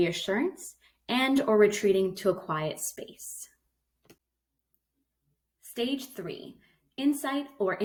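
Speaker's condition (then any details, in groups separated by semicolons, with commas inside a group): No condition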